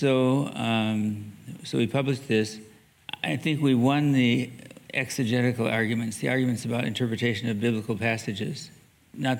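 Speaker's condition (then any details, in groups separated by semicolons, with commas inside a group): Parkinson's disease; about 6 years since onset, among 5% least affected per Barrow Neurological Clinic, Phoenix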